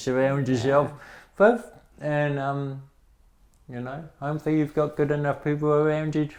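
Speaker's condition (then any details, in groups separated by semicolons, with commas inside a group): Cerebral palsy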